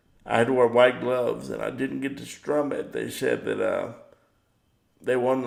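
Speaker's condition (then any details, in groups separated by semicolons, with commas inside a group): Cerebral palsy; power wheelchair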